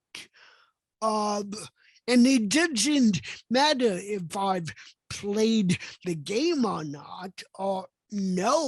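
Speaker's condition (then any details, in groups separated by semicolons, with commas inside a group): Cerebral palsy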